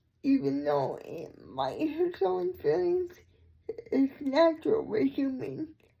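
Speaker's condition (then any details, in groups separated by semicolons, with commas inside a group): Cerebral palsy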